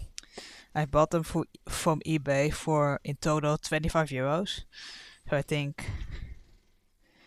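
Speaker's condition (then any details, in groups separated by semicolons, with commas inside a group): No condition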